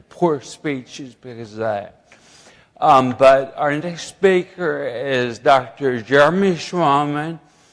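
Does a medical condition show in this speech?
Yes: ataxia; slurring and poor speech.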